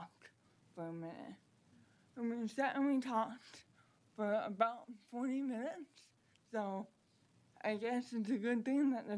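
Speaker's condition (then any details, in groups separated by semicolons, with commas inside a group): Cerebral palsy; present from birth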